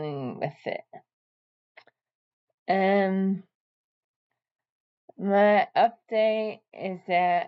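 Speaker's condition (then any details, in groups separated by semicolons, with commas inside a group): ALS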